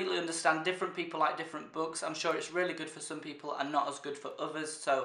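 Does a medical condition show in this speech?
No.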